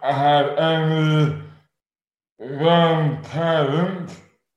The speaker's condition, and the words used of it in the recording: Dystonia. His disability has progressed to the point where he's lost parts of the use of his hands, where they've curled inwards, and his speech is, 12 years later, incredibly slurred.